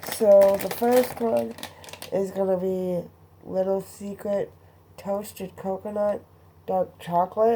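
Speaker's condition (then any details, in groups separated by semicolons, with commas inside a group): Cerebral palsy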